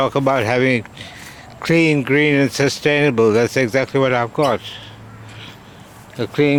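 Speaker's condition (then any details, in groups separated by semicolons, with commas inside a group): Slurred speech from poisoning; hypersalivation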